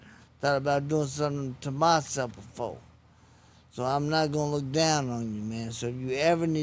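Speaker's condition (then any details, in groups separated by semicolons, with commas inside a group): Traumatic brain injury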